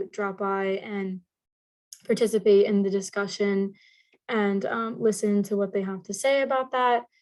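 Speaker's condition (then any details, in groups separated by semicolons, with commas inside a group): No condition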